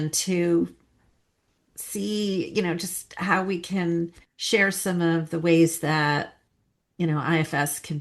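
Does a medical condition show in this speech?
No.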